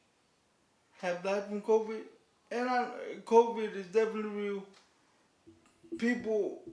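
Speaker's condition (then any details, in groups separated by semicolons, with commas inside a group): Cerebral palsy; declined offered surgery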